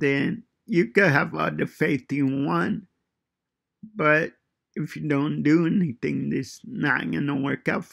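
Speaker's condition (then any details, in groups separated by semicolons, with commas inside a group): Cerebral palsy; fine motor impairment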